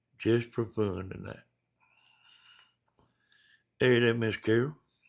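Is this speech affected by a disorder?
Yes: brain bleed.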